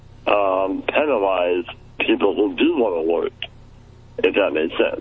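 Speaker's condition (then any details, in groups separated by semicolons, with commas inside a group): Muscular dystrophy; childhood onset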